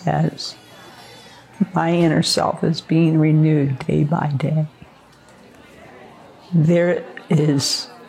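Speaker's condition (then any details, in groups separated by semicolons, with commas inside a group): ALS; lost ability to walk, move hands and legs; about 3 years of ALS, continual loss of physical abilities, body wasting; ability to breathe taken by ALS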